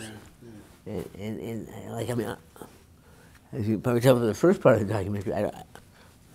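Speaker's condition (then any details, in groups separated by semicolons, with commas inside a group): Parkinson's disease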